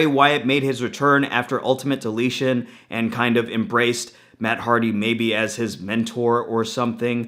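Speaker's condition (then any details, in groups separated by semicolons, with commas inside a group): No condition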